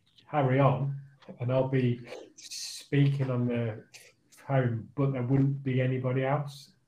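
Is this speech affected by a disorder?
Yes: stammer; stammer since childhood, hard reading aloud at school, phone calls, ordering train tickets, phone callers hung up thinking prank call; sound, word and phrase repetitions, part-word repetitions, fillers like um and uh; here prolonged sounds, blocks.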